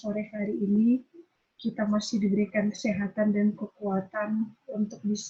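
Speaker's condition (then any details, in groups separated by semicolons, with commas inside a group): No condition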